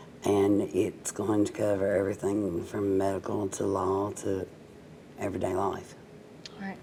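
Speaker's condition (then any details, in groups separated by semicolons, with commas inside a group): Cerebral palsy, mild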